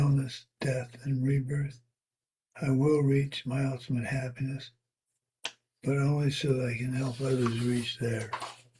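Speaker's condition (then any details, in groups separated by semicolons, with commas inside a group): Parkinson's; tremor varies day to day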